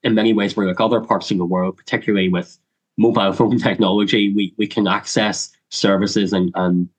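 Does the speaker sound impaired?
Yes: cleft lip and palate; congenital.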